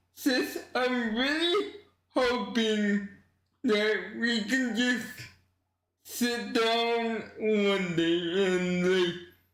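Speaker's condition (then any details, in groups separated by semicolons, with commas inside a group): Cerebral palsy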